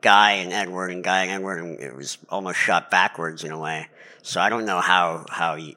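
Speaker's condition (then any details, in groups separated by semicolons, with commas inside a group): Cleft palate; lifelong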